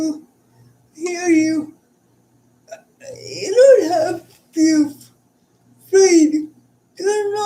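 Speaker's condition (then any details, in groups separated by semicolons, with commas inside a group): Cerebral palsy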